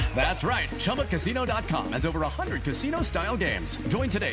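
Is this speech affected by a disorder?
No.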